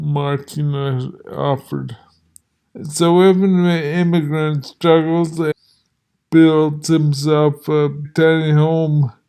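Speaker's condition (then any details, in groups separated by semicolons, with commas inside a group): Multiple sclerosis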